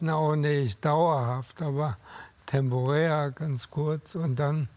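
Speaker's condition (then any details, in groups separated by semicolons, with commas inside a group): ALS; diagnosed at 47 after two months, first suspected carpal tunnel, disc or stroke; almost 10 years since diagnosis, companion Cassandra Menten, alternative therapies tried, cannot go out alone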